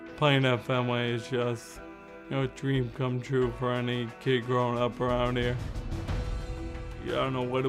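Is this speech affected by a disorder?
Yes: ALS; speaks through computer, feeding tube.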